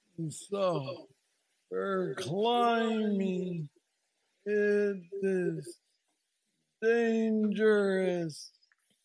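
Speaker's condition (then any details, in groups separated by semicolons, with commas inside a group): Parkinson's disease; no plateau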